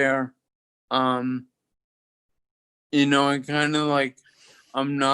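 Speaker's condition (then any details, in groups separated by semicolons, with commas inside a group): Toxic leukoencephalopathy, locked-in syndrome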